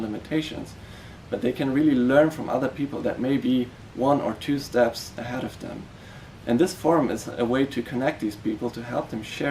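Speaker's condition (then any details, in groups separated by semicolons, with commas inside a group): No condition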